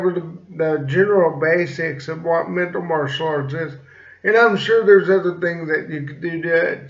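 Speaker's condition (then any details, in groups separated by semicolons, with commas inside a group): Cerebral palsy; slight speech impediment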